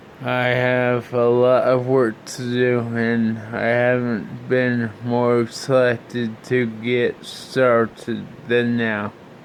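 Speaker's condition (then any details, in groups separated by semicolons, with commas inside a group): Brain injury (brain shearing); voice sounds poor, hard to sing or accentuate, weak throat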